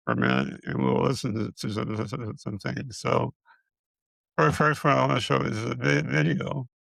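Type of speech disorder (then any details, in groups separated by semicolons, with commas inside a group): Dysarthria; multiple system atrophy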